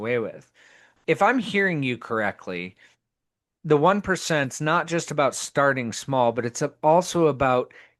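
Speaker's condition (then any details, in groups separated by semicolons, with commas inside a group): No condition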